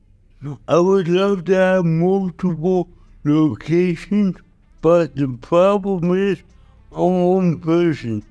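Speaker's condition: Cerebral palsy

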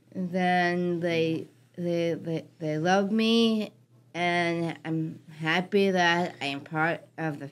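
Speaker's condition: Down syndrome; Down syndrome since birth

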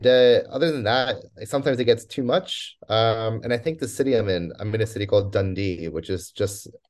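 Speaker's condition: No condition

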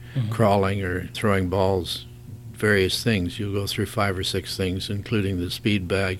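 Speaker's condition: Parkinson's disease; suspected about a year ago, confirmed after MRI nine months ago

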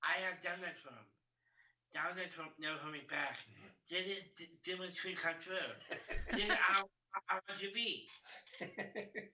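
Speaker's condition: Down syndrome; trisomy 21, three copies of chromosome 21; frequent repetitions and fillers, fragmented sentences, some unintelligible phrases, father often prompts and rephrases

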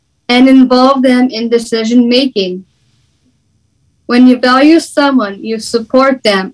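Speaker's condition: Down syndrome; visible disability

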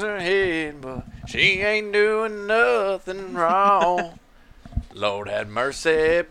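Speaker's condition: No condition

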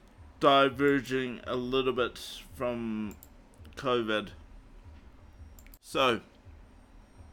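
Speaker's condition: Cerebral palsy; morphine not allowed after it

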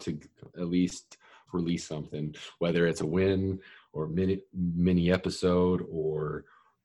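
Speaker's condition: Stutter; stutter since childhood, still present; stutter still heard daily, including when rapping, often unnoticed by listeners; repeated sounds

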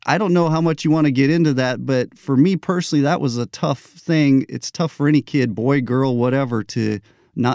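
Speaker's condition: No condition

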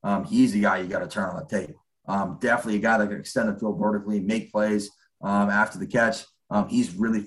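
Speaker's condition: No condition

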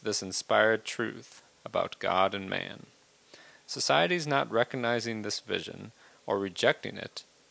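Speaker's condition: No condition

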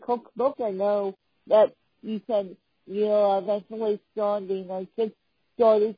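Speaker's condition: Cerebral palsy; chronic physical disability

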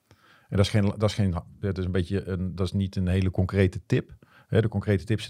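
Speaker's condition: No condition

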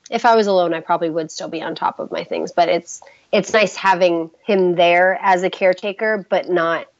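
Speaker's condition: No condition

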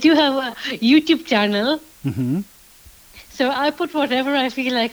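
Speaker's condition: Down syndrome

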